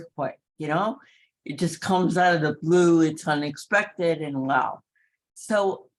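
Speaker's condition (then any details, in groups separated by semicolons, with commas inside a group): Cerebral palsy; lifelong, prone to falling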